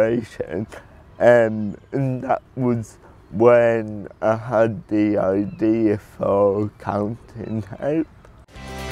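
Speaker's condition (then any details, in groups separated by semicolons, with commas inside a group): Cerebral palsy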